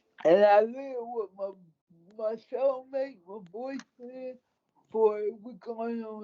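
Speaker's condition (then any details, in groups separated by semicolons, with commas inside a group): Cerebral palsy; cerebral palsy, affects walking and hands; speech affected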